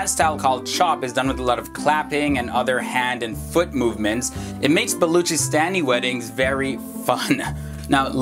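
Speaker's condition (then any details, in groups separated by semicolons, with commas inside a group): No condition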